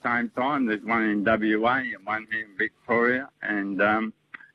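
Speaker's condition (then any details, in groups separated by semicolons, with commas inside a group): Motor neurone disease; diagnosed, no treatment or cure available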